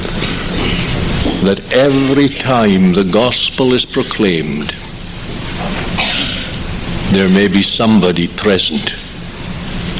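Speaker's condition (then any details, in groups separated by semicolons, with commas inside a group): No condition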